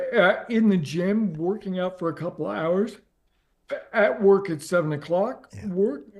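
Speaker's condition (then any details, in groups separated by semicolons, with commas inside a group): ALS; progressive, onset leg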